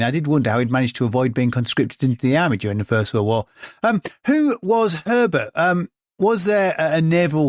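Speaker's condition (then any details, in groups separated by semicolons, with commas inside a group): No condition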